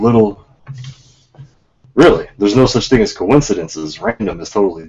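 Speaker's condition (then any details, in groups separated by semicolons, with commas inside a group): No condition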